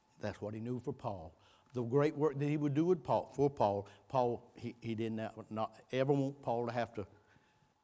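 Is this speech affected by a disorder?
No.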